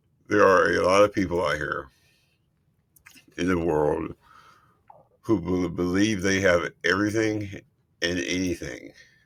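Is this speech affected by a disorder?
Yes: multiple system atrophy.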